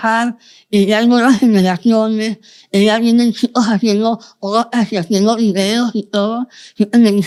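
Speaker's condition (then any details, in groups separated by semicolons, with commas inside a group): Moebius syndrome, congenital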